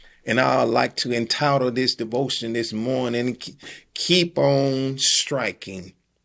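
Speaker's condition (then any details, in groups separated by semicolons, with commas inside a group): No condition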